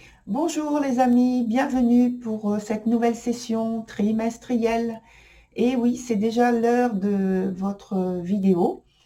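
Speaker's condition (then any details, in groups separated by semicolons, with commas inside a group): No condition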